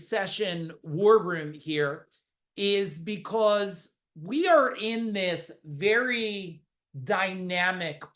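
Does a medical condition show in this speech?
No.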